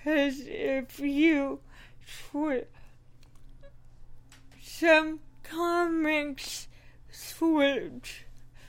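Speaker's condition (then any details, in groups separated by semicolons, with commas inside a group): Cerebral palsy; working with speech therapist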